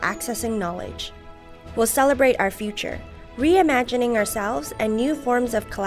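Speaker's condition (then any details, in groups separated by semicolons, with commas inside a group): No condition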